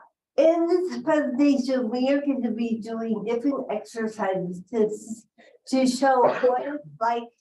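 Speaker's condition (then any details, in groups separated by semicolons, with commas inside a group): Cerebral palsy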